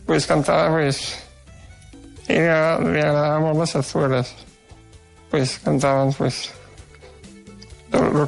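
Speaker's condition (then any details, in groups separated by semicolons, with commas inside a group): Duchenne muscular dystrophy; progressive loss of strength, wheelchair user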